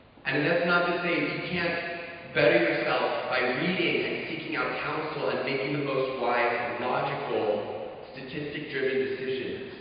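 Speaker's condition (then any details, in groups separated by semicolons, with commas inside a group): No condition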